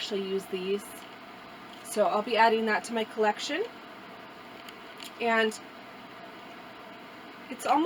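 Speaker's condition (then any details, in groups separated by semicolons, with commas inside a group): No condition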